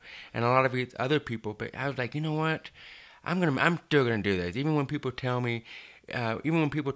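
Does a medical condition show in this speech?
Yes: deafness, hard of hearing; 12 years of intense speech therapy, had to learn how to talk, holds normal dialogue.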